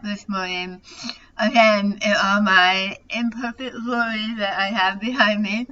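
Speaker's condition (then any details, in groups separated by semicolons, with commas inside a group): Tongue cancer surgery; over half of tongue removed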